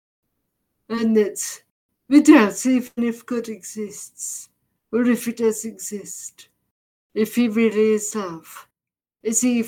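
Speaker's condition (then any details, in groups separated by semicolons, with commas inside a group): Deafness, severe; hears noises but cannot identify them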